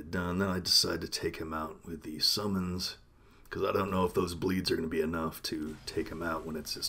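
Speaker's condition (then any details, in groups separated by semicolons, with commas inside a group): No condition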